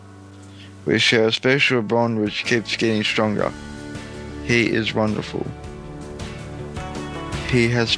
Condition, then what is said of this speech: Cerebral palsy. It also takes a lot of effort to speak clearly, especially when I'm tired.